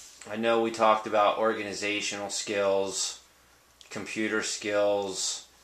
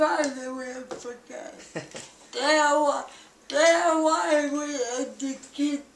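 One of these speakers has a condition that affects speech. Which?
The second: cerebral palsy; cognitive rehabilitation therapy, lives independently; balance and speech most affected.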